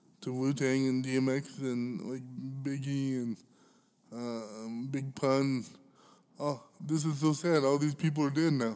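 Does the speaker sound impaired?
Yes: cerebral palsy; smokes a lot of cannabis.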